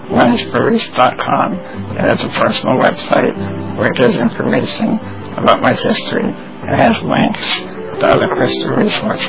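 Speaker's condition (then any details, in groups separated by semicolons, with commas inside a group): Spinal muscular atrophy; dependent on voice for everything, uses voice recognition computer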